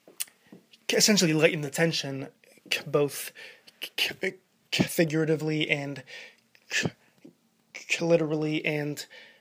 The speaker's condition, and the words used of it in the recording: Stuttering. You may have noticed that one of my more obvious secondaries is that I tend to give a K sound whenever I stutter, even when what I'm saying doesn't start with a K.